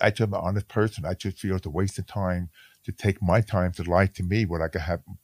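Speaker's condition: Hearing loss; severe speech impediment as a child

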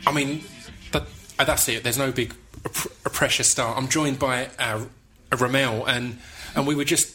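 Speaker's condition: Stutter; long-standing stutter, known to regular listeners; very nervous recording over serious subject; stuttered more than on any other episode, due to nerves over serious subject; repeated sounds

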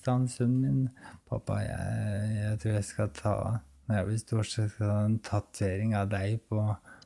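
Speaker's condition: ALS; sudden leg spasms

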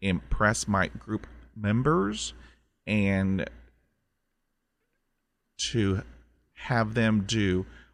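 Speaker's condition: Stuttering; hypnosis; prolonged sounds, blocks

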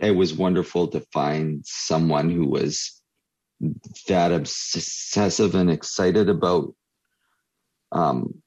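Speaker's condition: Stuttering; stuttering since childhood; prolonged sounds, blocks

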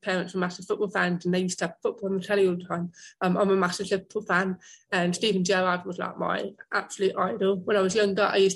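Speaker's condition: Deafness; deafness diagnosed at age four, missed conversations and struggled with schoolwork from teenage years; hearing aids or cochlear implant, others often unaware of deafness during play

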